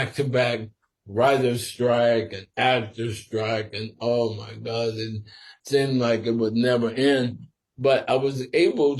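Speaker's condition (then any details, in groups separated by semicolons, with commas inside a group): Sporadic ALS; must speak slower and carefully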